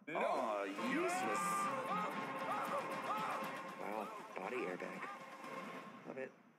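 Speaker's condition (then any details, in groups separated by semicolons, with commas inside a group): No condition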